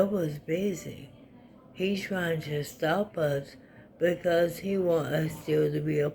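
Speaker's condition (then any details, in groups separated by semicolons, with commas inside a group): ALS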